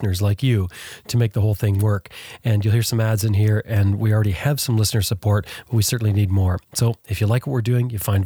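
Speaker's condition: No condition

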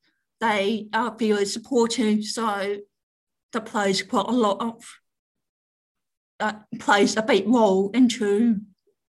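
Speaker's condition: Deafness

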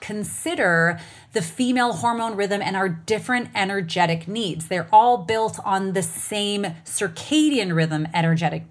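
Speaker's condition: No condition

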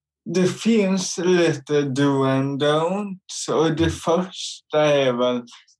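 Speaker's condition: Cerebral palsy; motor skills and balance affected

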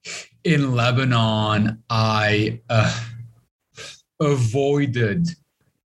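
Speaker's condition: Stutter; lifelong stutter, grew up stuttering in Lebanon, avoided speaking almost entirely for over 25 years; stutter may sound like internet problems, repeated fillers such as eh; prolonged sounds, blocks

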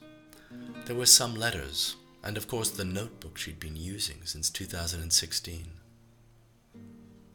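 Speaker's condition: No condition

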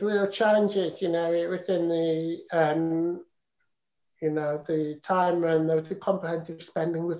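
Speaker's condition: Profound deafness, congenital profound deafness; learned to speak via speech trainer, mimicking mother's sounds, hours daily, uses sign language socially

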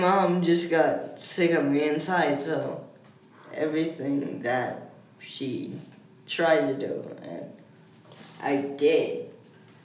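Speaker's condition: Cerebral palsy; diagnosed around 40 months, ongoing hippotherapy, therapy at children's rehabilitation institute (CRIT)

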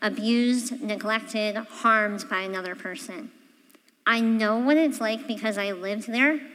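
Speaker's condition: Cleft palate; congenital

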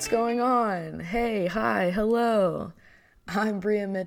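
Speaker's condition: No condition

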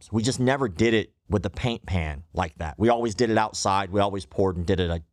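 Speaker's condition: Cleft lip and palate; cleft lip and palate present from birth

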